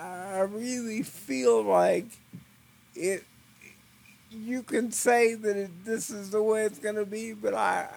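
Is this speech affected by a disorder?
Yes: cerebral palsy; eyes appear to look up as if about to pass out when thinking or talking.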